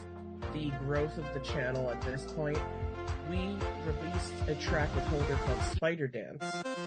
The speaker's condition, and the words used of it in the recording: No condition.